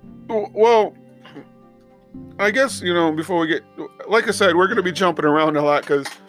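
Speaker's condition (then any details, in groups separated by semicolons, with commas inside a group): No condition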